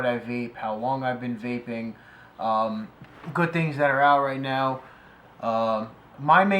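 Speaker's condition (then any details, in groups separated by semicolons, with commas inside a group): No condition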